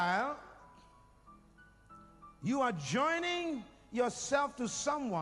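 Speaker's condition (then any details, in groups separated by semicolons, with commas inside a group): No condition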